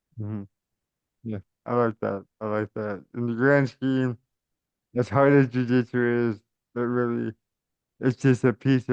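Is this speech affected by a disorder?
Yes: cerebral palsy; caused by stroke at birth.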